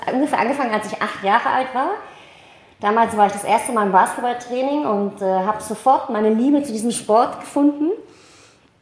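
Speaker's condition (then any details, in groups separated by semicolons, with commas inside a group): Cleft palate, mild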